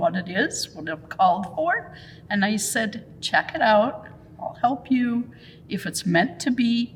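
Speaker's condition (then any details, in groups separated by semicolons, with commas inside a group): No condition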